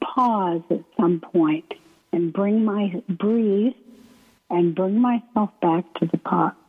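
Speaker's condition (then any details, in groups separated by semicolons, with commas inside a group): ALS; hard to breathe and speak, voice may sound weak or hard to understand, paces speech with breathing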